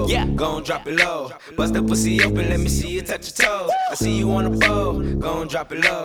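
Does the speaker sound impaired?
No.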